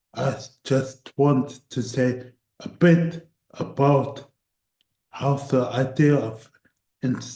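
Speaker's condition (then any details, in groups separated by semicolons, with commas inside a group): Cerebral palsy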